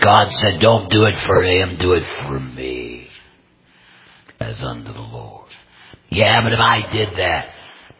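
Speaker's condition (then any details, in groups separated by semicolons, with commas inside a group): Total laryngectomy; unusual tone of voice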